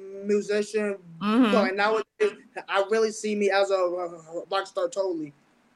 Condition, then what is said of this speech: Stuttering. And for a couple of years I will always think that because I stutter and people's gonna be making fun of me or looking at me